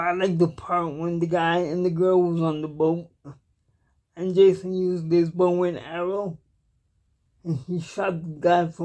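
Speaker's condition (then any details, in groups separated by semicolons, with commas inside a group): Cerebral palsy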